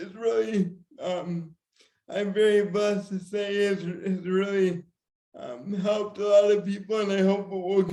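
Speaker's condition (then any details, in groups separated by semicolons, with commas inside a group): Cerebral palsy, severe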